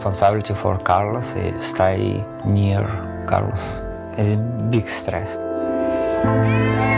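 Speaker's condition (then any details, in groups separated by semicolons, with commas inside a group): No condition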